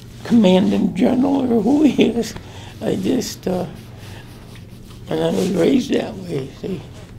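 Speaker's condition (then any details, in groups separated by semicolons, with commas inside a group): Traumatic brain injury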